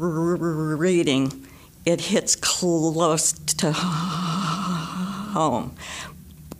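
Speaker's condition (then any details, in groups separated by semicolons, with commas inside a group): Stutter, severe; stutter persisting despite much of life trying to stop, described as incurable; stutters a lot, struggles to speak; prolonged sounds, blocks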